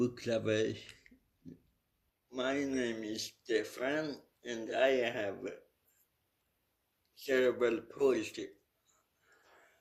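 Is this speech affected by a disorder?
Yes: cerebral palsy.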